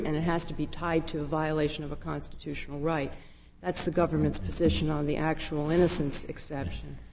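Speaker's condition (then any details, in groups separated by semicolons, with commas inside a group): No condition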